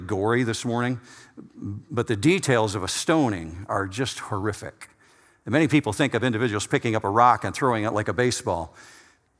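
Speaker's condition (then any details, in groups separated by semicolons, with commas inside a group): No condition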